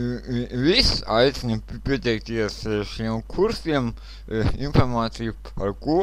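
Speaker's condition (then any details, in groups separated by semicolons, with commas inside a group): Cerebral palsy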